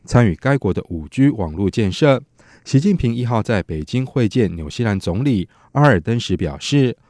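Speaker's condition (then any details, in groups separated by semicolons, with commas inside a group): No condition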